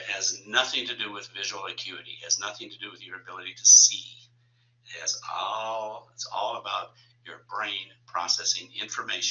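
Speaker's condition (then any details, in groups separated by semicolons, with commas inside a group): No condition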